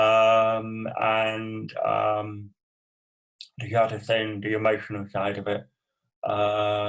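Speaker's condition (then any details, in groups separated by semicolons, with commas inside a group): Cerebral palsy; from birth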